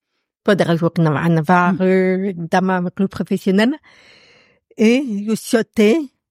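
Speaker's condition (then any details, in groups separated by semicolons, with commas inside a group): Profound congenital deafness; doctor predicted she would never speak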